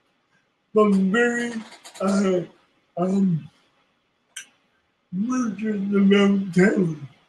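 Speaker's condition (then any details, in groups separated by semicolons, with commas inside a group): Cerebral palsy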